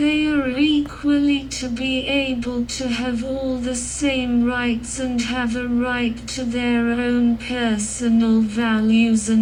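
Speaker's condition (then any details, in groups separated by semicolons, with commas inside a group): Cerebral palsy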